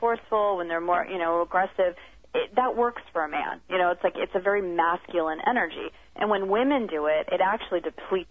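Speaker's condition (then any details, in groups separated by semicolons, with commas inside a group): No condition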